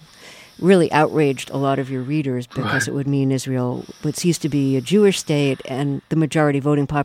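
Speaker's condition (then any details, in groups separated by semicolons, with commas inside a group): No condition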